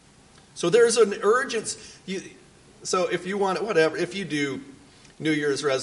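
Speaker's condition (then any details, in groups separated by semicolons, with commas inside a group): No condition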